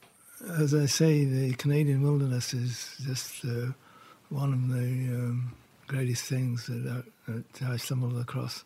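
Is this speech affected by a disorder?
Yes: Parkinson's; diagnosed about 4 years ago.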